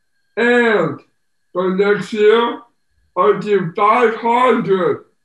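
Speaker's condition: Down syndrome

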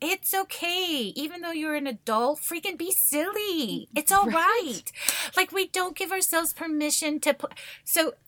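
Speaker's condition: No condition

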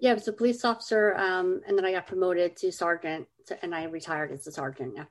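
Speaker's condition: Cleft lip and palate; childhood feeding issues

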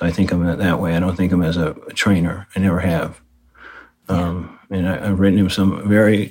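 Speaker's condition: Parkinson's disease; right-sided weakness noticed on long group bike ride, diagnosed by neurologist, confirmed by second opinion

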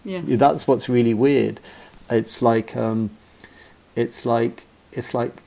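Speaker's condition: No condition

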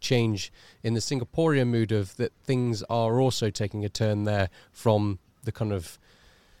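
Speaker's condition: No condition

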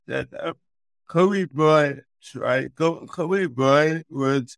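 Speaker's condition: Cerebral palsy; affects speech

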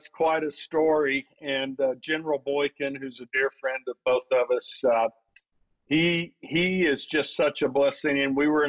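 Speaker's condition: No condition

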